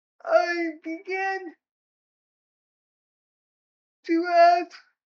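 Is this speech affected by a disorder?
Yes: cerebral palsy.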